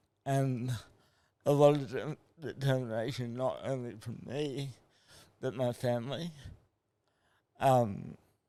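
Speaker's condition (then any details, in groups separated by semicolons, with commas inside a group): Cerebral palsy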